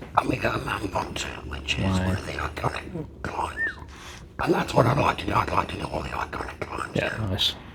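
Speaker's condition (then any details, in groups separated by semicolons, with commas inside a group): Laryngectomy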